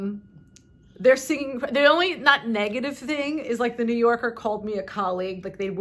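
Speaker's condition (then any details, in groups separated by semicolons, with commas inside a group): No condition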